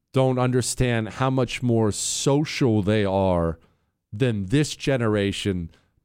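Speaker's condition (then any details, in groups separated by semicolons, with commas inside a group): No condition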